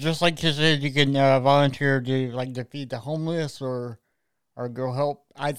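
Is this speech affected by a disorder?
Yes: cerebral palsy; present from birth.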